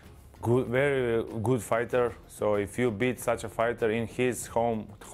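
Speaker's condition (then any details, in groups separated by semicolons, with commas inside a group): No condition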